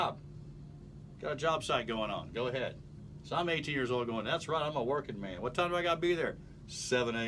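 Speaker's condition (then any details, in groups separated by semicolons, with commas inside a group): No condition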